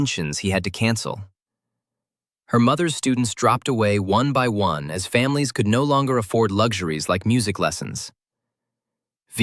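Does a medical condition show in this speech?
No.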